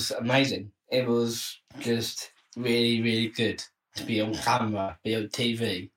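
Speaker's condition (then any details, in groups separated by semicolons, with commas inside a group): Down syndrome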